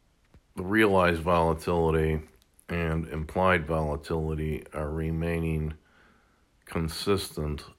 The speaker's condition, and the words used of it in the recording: None; typical speech.